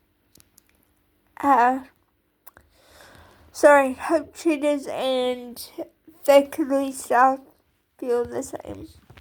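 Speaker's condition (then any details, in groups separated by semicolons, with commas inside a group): Cerebral palsy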